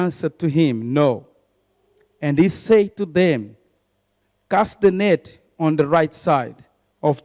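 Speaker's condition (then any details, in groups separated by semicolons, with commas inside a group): No condition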